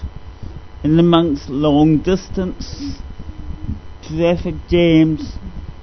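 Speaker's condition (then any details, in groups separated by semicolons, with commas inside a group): Cerebral palsy; discovered at age 2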